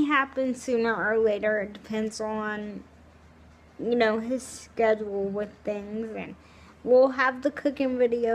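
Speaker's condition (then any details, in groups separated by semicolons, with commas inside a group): Cerebral palsy, spastic, severe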